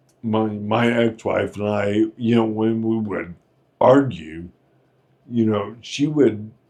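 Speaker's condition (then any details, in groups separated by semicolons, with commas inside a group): Friedreich's ataxia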